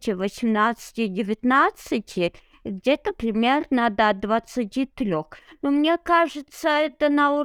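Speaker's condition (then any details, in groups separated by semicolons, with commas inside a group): Cerebral palsy; no wheelchair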